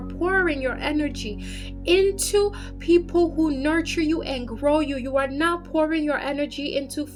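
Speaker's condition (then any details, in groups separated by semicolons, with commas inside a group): No condition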